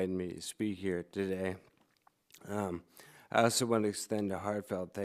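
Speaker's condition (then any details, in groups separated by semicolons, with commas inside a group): ALS; diaphragm weakening, voice may be hard to hear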